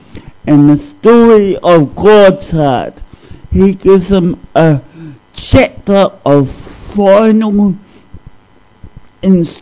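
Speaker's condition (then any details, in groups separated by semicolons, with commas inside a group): Cerebral palsy; discovered at age 2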